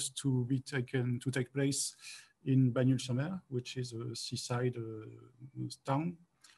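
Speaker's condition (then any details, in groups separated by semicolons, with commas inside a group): No condition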